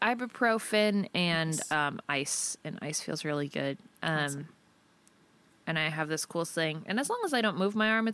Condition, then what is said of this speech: None; typical speech.